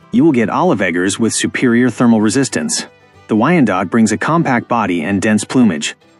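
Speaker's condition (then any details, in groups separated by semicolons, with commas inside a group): No condition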